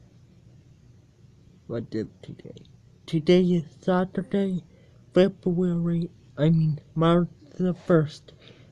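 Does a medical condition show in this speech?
Yes: cerebral palsy.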